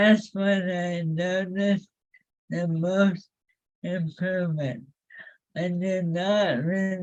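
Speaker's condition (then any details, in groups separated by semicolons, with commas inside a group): ALS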